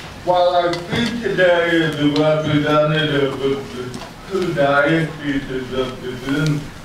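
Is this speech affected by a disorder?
Yes: cerebral palsy; present since birth, affects muscles and fine motor skills; affects speech.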